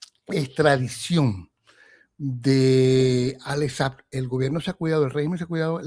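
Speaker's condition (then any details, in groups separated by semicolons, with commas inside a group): No condition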